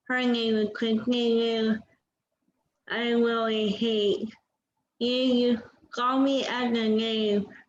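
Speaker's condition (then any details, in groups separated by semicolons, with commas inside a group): Cerebral palsy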